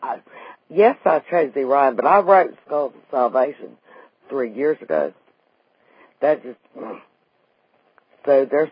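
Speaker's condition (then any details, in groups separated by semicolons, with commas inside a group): Vocal cord paralysis after stroke; wheelchair user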